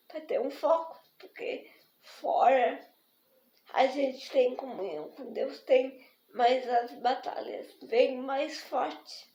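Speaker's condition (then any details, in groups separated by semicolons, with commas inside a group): Spastic diplegic cerebral palsy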